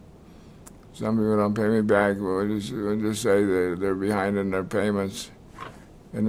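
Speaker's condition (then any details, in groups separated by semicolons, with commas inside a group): Multiple sclerosis; diagnosed decades ago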